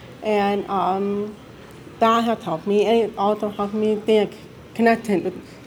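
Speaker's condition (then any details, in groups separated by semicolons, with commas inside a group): Deafness; signs with family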